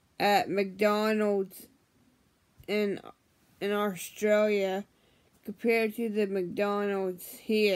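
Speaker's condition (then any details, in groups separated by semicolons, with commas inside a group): Brain injury; memory problems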